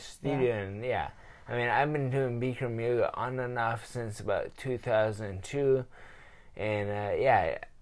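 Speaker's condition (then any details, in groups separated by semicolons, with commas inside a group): Traumatic brain injury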